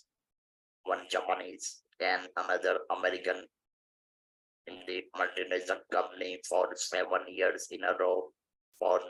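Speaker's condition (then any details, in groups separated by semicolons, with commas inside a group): Laryngectomy (vocal cords removed) after stage IV vocal cord cancer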